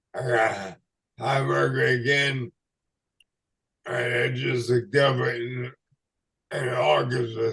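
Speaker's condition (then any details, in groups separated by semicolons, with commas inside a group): ALS/MND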